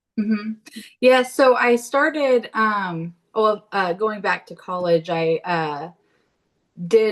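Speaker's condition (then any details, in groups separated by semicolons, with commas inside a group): No condition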